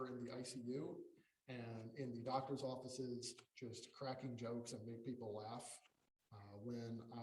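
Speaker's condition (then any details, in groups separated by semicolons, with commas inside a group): No condition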